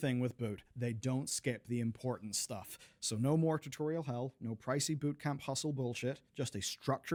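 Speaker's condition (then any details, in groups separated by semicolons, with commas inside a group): No condition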